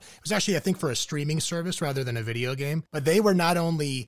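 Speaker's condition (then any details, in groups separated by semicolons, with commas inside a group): No condition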